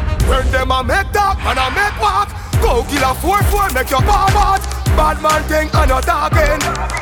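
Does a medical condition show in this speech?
No.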